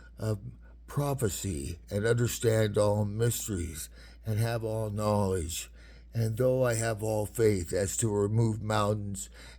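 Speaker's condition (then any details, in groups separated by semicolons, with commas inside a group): Parkinson's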